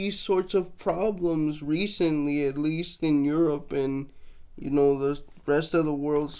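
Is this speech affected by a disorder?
Yes: cerebral palsy, mixed, mild.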